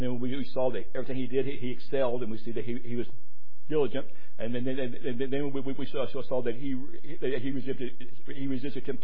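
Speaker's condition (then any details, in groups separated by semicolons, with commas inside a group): Stuttering; struggled with it for a while, adults at gadsdale said stutter barred preaching; tired tonight, feels an hour later, stutters more; stutters more when tired; repeated sounds, repeated words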